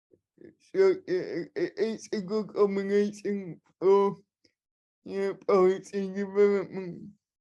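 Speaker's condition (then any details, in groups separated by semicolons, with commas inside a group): Cerebral palsy, spastic and dyskinetic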